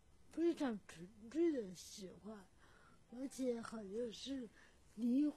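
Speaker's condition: Cerebral palsy; from birth, breech delivery with oxygen deprivation, impaired mobility, handwriting very difficult; unclear articulation, self-described in own poem

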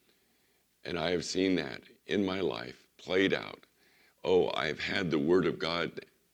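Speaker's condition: Vocal cord surgery recovery; resting voice

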